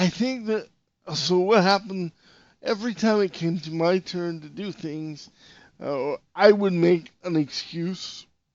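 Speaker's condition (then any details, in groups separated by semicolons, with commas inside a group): Cerebral palsy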